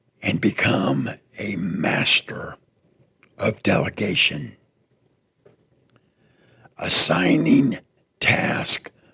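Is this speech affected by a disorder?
Yes: throat cancer; tracheostomy tube.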